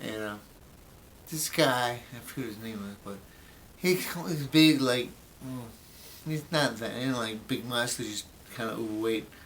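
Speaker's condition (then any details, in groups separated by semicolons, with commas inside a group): Brain injury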